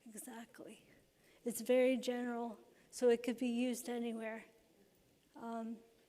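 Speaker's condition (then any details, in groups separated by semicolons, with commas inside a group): Cerebral palsy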